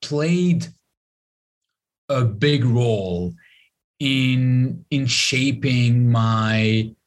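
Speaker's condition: Stutter; lifelong stutter, grew up stuttering in Lebanon, avoided speaking almost entirely for over 25 years; learned breathing technique to control stuttering, joined Toastmasters, speaks professionally, stand-up comedy; stutter may sound like internet problems, repeated fillers such as eh; repeated words, prolonged sounds

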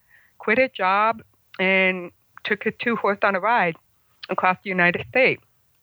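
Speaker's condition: Congenital hearing loss; about 75% hearing loss

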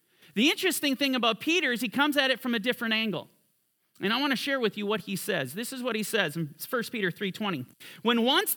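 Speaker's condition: No condition

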